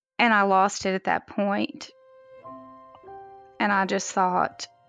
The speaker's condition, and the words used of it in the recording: No condition.